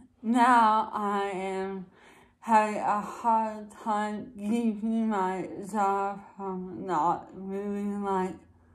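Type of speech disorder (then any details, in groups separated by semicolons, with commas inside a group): Dysarthria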